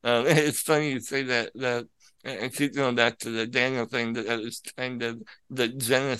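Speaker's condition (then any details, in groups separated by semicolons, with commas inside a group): Spinal muscular atrophy; wheelchair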